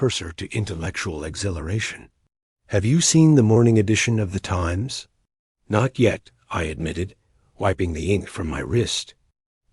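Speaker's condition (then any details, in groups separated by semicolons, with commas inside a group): No condition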